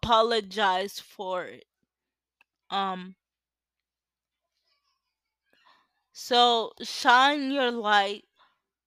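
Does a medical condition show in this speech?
Yes: cerebral palsy.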